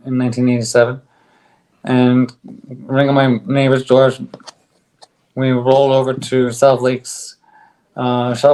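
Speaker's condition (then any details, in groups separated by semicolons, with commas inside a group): ALS; on drug, stronger bite, speaks better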